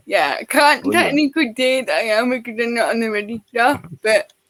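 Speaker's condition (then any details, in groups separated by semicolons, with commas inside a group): Cerebral palsy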